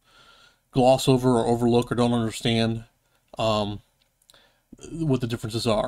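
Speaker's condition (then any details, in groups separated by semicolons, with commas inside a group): No condition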